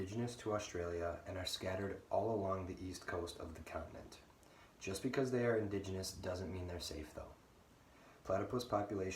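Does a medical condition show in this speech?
No.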